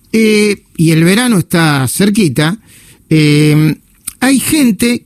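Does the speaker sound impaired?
No.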